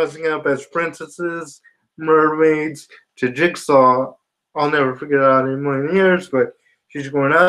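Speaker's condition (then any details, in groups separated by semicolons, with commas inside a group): Spastic quadriplegia cerebral palsy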